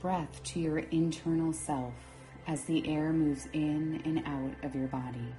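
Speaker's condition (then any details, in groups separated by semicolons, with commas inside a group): No condition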